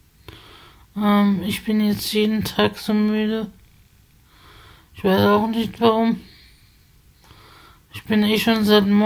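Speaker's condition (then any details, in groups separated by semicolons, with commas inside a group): Spasticity from birth; multiple sclerosis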